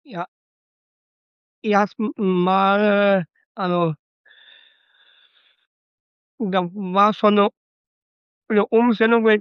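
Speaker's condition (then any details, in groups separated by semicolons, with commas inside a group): Down syndrome (Trisomie 21); congenital trisomy 21, flagged on ultrasound two days before caesarean birth, St. Vinzenz Krankenhaus Datteln; 26 years old, some limitations reported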